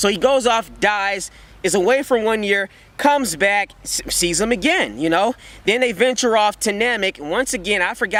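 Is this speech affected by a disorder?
No.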